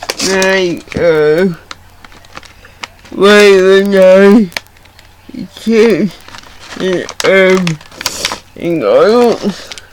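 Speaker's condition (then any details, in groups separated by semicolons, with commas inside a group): Cerebral palsy; neurological disorder, affects hand movements; slurred speech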